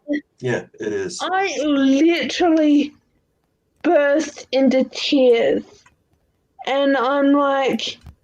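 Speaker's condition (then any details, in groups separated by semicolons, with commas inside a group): Cerebral palsy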